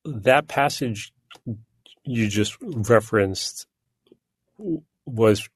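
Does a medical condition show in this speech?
Yes: stuttering; no stuttering when singing, singing uses a different neural pathway; here blocks.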